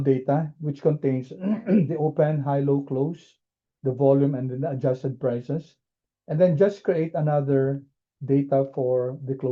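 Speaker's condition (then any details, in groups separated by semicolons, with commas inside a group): No condition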